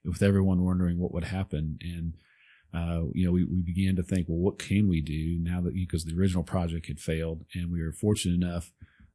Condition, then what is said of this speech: None; typical speech.